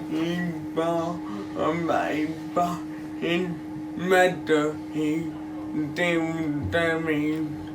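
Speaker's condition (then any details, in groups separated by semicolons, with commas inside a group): Cerebral palsy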